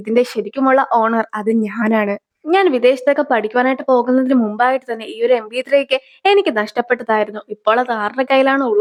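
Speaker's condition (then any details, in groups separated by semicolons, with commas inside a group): No condition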